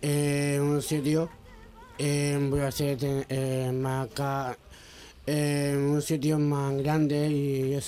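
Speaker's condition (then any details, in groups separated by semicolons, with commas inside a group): Down syndrome; short fragmented phrases, agrammatical wording, frequent hesitations and fillers, word repetitions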